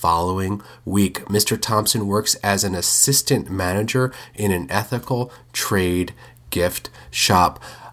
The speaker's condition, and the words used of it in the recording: None; typical speech.